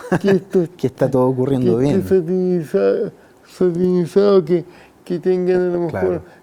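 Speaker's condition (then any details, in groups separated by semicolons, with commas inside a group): Cerebral palsy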